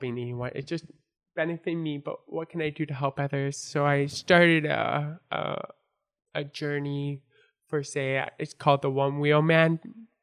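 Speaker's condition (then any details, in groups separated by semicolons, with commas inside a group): Born deaf; congenital deafness from birth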